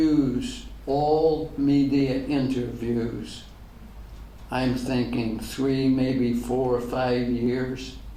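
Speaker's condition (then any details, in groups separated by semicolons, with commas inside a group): ALS; degenerative; diagnosed ten years ago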